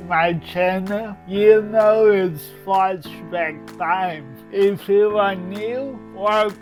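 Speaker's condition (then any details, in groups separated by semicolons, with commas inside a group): Cerebral palsy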